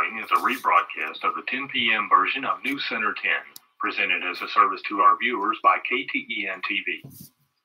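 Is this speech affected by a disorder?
No.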